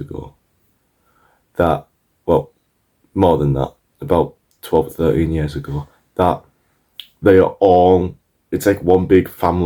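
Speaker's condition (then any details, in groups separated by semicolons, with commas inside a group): No condition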